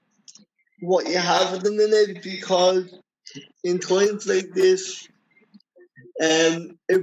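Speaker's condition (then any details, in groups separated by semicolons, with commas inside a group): Cerebral palsy; cerebral palsy from lack of oxygen to brain at birth, affects mobility; can speak for himself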